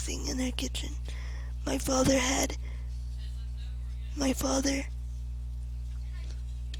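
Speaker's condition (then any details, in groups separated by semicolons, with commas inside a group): Cerebral palsy; mixed spastic-athetoid, mainly ataxic, legs and arms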